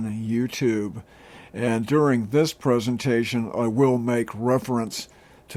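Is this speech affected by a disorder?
No.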